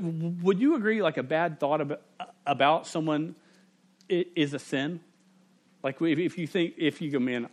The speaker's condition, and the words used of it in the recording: Stuttering. And I've stuttered since I was 5, and sometimes, man, right now I'm pretty fluent, but I've got days.